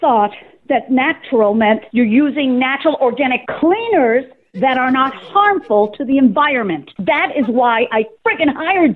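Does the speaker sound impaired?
No.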